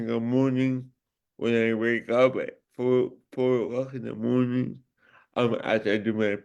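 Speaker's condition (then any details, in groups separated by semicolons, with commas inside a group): Cerebral palsy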